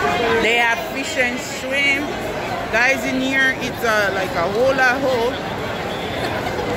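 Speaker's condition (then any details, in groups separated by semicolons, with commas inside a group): No condition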